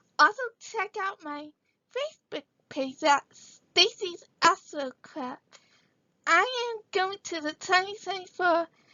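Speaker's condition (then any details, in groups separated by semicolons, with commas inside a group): Cerebral palsy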